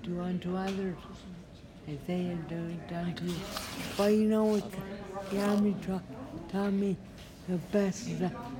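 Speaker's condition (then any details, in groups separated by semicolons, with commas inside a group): Traumatic brain injury; traumatic brain injury from car rollover on base around age 24, army occupational and physical therapy; wheelchair user, knee later failed; talks funny, understandable except when laughing, could not speak for a year after injury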